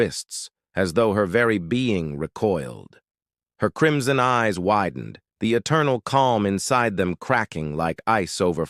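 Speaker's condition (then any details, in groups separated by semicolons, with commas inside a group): No condition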